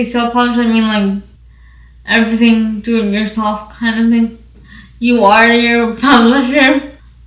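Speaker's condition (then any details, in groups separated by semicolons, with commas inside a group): Cerebral palsy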